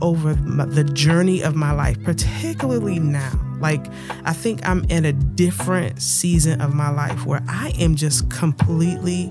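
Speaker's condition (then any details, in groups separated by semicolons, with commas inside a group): No condition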